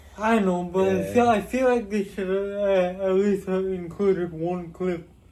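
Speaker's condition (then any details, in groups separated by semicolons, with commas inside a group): Cerebral palsy; with developmental delay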